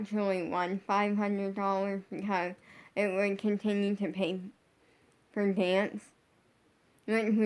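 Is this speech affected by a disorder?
Yes: brain injury.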